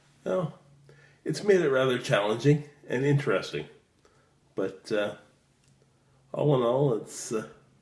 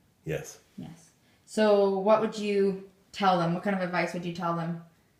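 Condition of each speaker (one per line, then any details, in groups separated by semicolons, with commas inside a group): Cerebral palsy; fine motor problems, uses crutches
No condition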